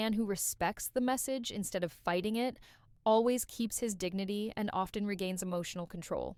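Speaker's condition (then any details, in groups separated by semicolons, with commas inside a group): No condition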